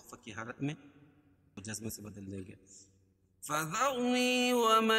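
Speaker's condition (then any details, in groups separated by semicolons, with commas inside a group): No condition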